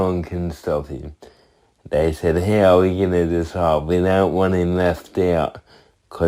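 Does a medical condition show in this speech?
Yes: cerebral palsy; from birth, tight muscles.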